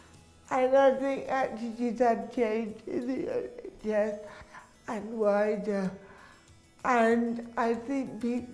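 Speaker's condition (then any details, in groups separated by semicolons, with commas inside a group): Cerebral palsy; affects speech and movement; speech impediment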